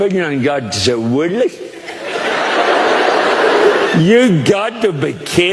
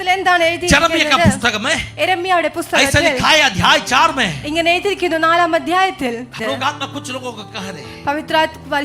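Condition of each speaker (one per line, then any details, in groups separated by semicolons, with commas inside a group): Cerebral palsy; diagnosed young, possibly birth complications
No condition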